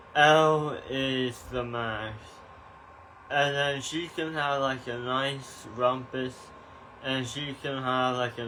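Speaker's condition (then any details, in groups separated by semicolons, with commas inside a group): Tongue cancer surgery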